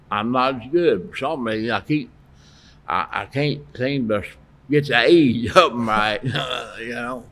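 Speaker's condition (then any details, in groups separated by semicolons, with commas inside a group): Parkinson's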